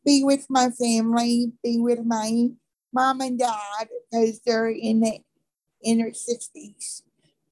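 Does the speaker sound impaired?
Yes: cerebral palsy; from birth, birth defect.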